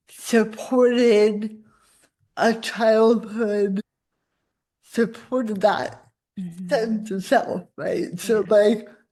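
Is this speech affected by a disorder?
Yes: cerebral palsy; from birth, spasticity; spasticity worsens with stress; most obviously affects speech.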